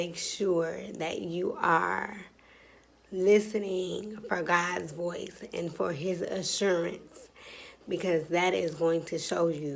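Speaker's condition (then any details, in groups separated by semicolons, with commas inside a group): Cerebral palsy, spastic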